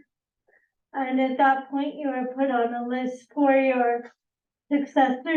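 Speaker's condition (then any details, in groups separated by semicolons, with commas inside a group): Cerebral palsy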